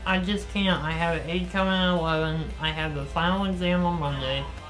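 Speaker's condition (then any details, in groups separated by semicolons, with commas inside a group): Muscular dystrophy; low muscle tone, slow writing and typing, needs frequent breaks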